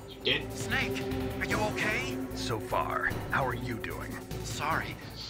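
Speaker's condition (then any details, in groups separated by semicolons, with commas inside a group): No condition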